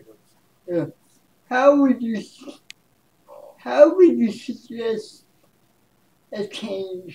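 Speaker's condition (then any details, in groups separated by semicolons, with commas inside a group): Cerebral palsy; speech affected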